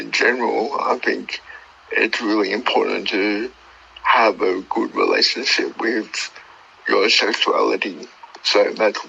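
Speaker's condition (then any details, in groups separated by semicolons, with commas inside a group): Cerebral palsy; birth brain damage, two months premature; wheelchair, considerable motor difficulty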